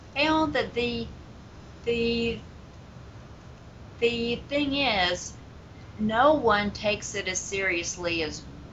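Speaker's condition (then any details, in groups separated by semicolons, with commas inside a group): Stuttering; long-standing stuttering, managed over the years; repeated words, blocks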